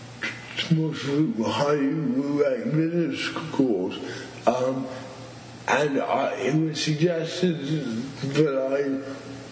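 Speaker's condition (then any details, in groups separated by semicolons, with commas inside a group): Cerebral palsy; cerebral palsy together with stuttering, described as a double whammy; moments of disfluency during recording; cerebral palsy compounds stuttering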